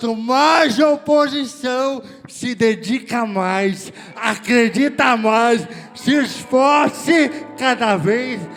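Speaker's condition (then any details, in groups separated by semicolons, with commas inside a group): Cerebral palsy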